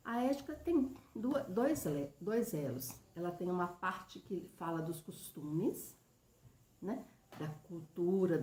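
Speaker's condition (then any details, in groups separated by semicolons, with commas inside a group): No condition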